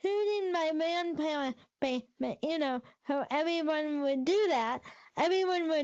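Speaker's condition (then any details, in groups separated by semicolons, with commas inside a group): Hemiplegic cerebral palsy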